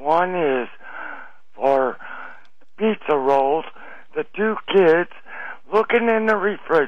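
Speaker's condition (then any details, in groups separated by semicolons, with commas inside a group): Laryngeal throat cancer; throat cancer in voice box, about 2.5 years, radiation and chemotherapy, voice box not removed; one small spot remaining in voice box, removal only by laryngectomy, declining until necessary; voice affected, host recognizes voice, notes throat issues, hopes voice returns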